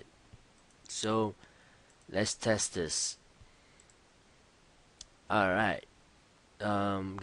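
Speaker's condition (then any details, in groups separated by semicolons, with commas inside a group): No condition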